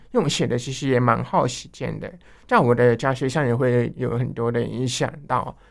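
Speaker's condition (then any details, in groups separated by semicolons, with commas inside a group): Hearing loss, enlarged vestibular aqueduct; long auditory-speech training with therapist 蘇心怡 into junior high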